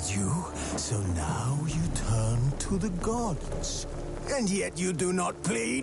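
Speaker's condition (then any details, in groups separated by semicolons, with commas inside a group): No condition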